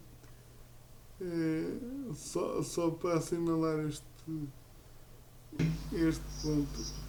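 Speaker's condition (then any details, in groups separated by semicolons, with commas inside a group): Cerebral palsy; uses a wheelchair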